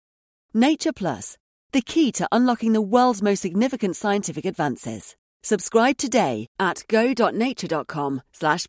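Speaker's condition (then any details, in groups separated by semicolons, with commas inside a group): No condition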